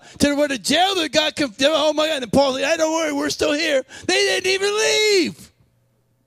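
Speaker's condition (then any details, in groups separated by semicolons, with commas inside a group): No condition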